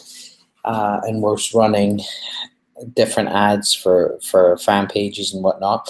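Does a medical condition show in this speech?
No.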